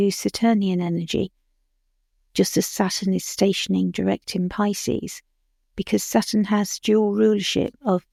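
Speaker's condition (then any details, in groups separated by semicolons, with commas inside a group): No condition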